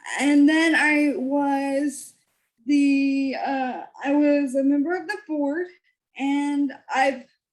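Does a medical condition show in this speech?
Yes: cerebral palsy; from birth, wheelchair user.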